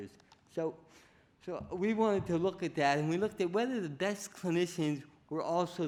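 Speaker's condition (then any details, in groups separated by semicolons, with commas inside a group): Cerebral palsy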